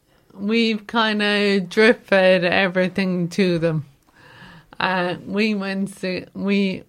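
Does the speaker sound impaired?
Yes: motor neuron disease; recently diagnosed, mobility lost, no use of hands, balance gone when walking; voice affected, voice among everyday things no longer managed.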